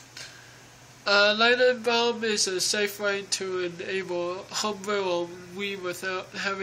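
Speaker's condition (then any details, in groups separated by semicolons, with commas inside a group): Cerebral palsy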